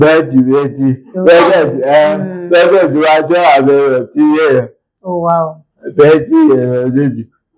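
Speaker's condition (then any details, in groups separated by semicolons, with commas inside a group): Cerebral palsy; from birth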